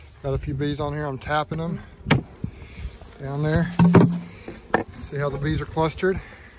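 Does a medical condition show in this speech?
No.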